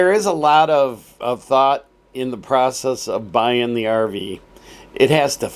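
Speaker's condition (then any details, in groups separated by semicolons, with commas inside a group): No condition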